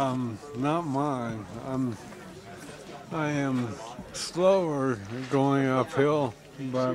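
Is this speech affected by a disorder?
Yes: ALS; onset in biceps.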